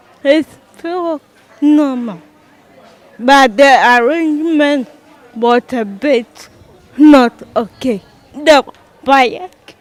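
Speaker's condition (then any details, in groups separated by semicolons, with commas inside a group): Cerebral palsy; affects muscle tone, movement, motor skills; diagnosed at age six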